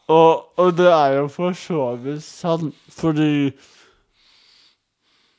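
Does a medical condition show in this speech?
Yes: cerebral palsy; speech difficulties, speech challenges.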